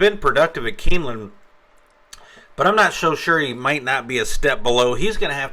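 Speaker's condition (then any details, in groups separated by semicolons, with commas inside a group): No condition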